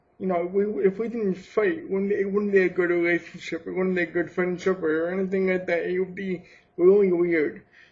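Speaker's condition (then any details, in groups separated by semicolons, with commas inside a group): Cerebral palsy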